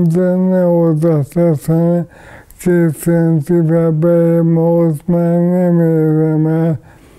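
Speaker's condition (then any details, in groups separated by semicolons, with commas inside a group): ALS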